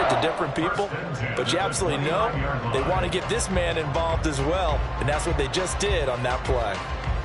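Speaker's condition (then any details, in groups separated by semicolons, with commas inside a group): No condition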